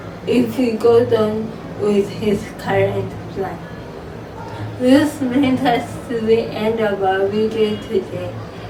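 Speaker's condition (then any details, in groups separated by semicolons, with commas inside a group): Cerebral palsy; from birth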